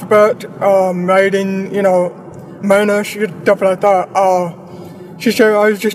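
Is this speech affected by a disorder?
Yes: deafblindness; retinoblastoma from birth, eyes removed, prosthetic eyes, worsening hearing loss from age one, cause unknown; two cochlear implants, hears via driver's microphone, formerly hearing aids barely hearing, sign language, braille; no early speech, speech pathologist Vicky, felt lips and throat, speaking at seven, initially unclear.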